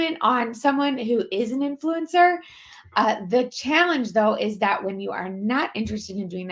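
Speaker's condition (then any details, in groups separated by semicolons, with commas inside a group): No condition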